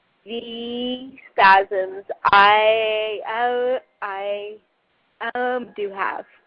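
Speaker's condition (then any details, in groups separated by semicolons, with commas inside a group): Cerebral palsy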